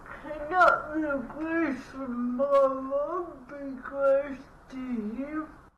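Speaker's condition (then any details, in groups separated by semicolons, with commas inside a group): Cerebral palsy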